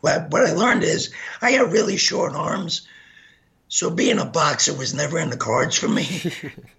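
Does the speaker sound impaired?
Yes: gunshot injury to voice box; shot 15 times.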